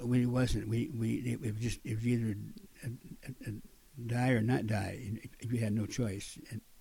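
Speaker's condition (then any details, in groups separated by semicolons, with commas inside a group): Stuttering after war injury; acquired after wartime explosion injury, four back operations, hip replacement, internal and eye injuries, long unable to walk; still not talking well; at first unable to talk, then stuttered almost completely, unintelligible then; repeated sounds, prolonged sounds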